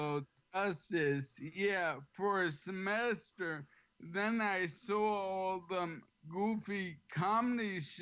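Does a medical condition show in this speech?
Yes: ALS; slightly slurred, has to slow down.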